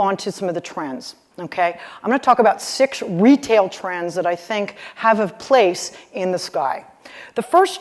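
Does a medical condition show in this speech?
No.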